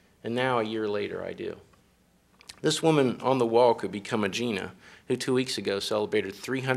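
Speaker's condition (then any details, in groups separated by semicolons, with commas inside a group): No condition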